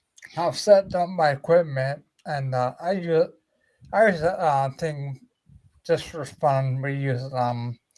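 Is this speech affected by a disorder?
Yes: ataxia; linked to brain lesion.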